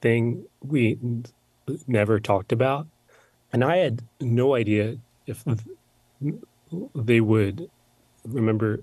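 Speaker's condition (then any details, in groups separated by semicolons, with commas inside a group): Stutter; long hidden; blocking, no stuttering when singing; prolonged sounds, blocks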